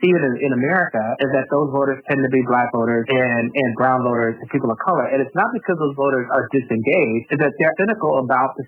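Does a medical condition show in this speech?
No.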